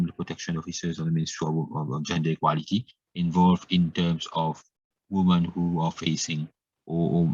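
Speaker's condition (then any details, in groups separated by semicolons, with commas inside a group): No condition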